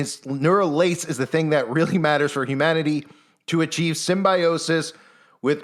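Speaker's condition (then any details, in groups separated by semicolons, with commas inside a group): No condition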